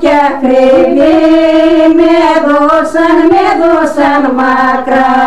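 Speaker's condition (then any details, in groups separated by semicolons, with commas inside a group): No condition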